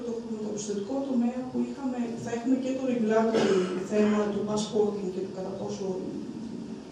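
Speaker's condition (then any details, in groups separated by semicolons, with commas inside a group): No condition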